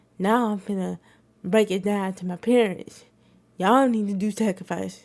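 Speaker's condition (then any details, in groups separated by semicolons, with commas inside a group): Cerebral palsy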